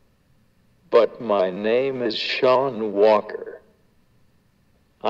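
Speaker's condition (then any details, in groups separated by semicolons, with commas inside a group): Cerebral palsy; diagnosed at eight months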